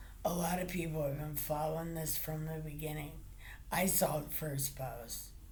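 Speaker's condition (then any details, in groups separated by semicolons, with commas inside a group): Brain injury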